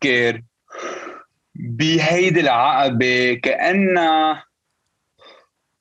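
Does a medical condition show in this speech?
Yes: stuttering; lifelong stutter; still stutters; debilitating stutter, avoided speaking almost entirely for over 25 years; here blocks.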